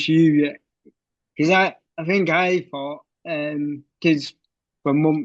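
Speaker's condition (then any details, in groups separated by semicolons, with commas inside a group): Cerebral palsy; wheelchair since age six, childhood surgery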